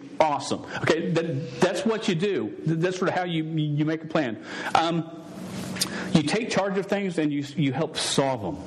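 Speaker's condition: Stuttering; long-standing stutter, present over 24 years, once fought calling to teach because unable to talk; says words would come out all wrong and different if he tried witnessing speech; repeated sounds, repeated words, prolonged sounds

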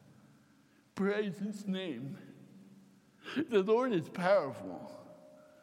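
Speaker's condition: Cerebral palsy; mild cerebral palsy from birth

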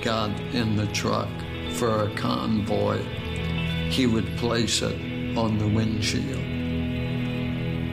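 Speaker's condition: ALS, speech-generating device

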